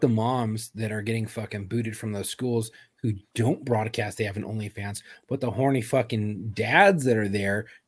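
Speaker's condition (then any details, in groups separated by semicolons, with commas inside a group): No condition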